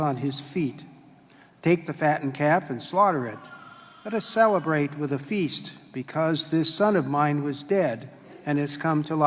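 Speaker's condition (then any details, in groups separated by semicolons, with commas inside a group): No condition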